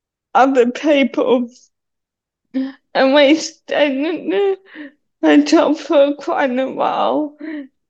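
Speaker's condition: Cerebral palsy; needs hand to hold on steep stairs

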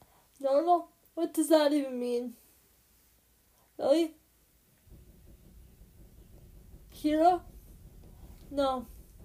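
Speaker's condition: Cerebral palsy; trouble getting words out, speaking only two words at a time

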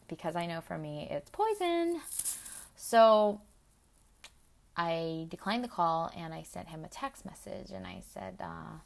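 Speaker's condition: No condition

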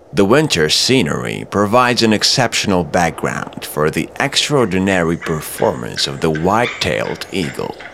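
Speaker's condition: No condition

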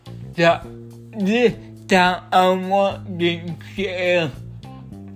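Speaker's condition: Cerebral palsy

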